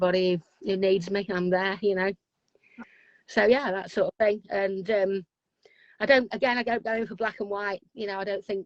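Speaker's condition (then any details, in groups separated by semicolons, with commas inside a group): No condition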